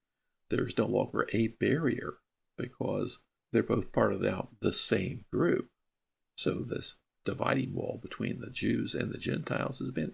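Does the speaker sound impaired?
No.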